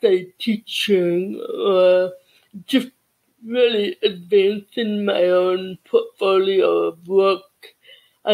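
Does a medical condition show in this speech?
Yes: cerebral palsy; childhood speech therapy.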